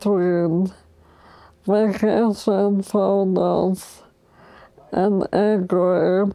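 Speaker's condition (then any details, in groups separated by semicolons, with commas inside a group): ALS; harder to understand, slow sentence production, mute when hurt, losing voice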